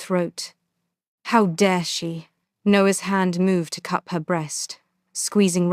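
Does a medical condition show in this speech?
No.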